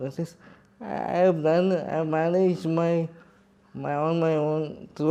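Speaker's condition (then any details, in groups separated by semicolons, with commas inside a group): Cerebral palsy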